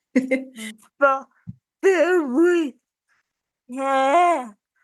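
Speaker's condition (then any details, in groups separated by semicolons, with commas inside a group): Cerebral palsy; from birth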